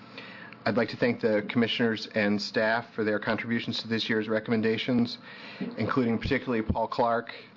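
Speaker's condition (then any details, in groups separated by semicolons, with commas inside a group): No condition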